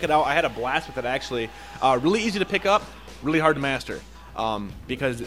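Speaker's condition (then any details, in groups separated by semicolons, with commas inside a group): No condition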